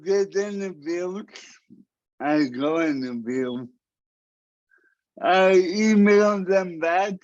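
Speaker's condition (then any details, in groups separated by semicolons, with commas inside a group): Cerebral palsy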